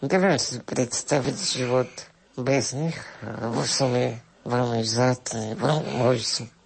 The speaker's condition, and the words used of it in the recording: Spinal muscular atrophy. Aby mohol aj rozprávať, musel sa naučiť vytláčať vzduch, ktorý vdychuje pomocou prístroja až k hlasivkám.